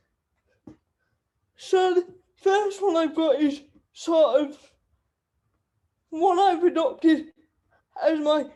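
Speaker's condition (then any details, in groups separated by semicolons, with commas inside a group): Cerebral palsy; wheelchair user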